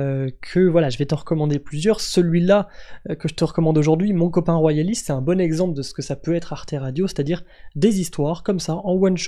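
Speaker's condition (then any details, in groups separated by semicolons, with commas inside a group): No condition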